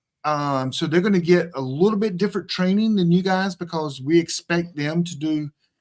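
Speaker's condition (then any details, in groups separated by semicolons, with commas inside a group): No condition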